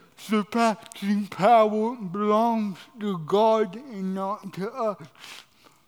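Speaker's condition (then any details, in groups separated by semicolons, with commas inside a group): Cerebral palsy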